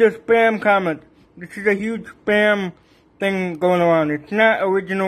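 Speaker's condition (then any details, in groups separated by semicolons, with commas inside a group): Cerebral palsy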